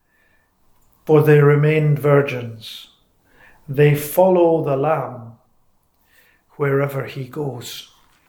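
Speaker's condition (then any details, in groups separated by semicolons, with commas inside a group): No condition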